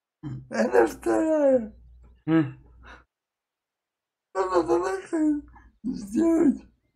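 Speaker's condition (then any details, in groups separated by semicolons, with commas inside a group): Cerebral palsy; childhood onset, uses only one hand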